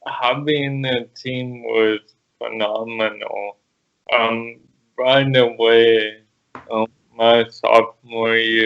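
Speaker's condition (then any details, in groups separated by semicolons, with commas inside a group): Cerebral palsy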